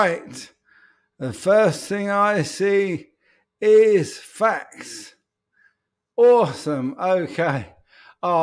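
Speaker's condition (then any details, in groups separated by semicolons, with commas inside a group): ALS; speech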